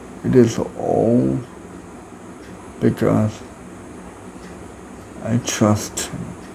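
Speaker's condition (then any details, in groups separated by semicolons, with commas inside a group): Cerebral palsy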